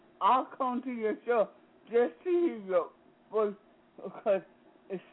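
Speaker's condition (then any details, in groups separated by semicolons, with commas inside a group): Speech impediment; sometimes gets stuck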